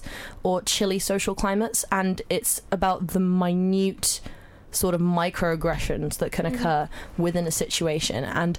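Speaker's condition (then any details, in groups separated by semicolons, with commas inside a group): No condition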